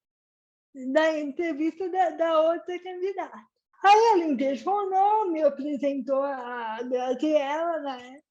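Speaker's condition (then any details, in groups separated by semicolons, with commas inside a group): Cerebral palsy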